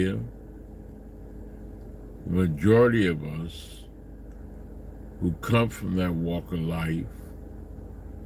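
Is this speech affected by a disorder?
Yes: slurred speech.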